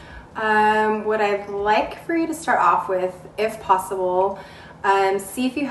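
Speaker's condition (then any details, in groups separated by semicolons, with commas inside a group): No condition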